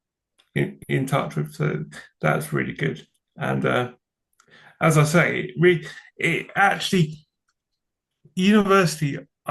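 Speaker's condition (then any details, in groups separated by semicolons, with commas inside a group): Cerebral palsy; from birth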